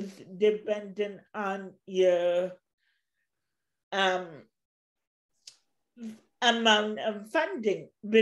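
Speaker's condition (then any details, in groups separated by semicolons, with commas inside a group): Cerebral palsy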